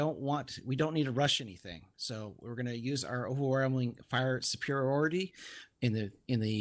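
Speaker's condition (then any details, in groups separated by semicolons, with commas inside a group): No condition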